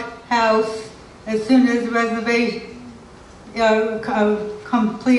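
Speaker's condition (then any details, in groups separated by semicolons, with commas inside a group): Cerebral palsy; limits some physical abilities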